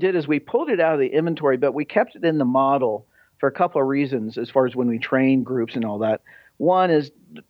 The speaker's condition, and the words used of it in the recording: No condition.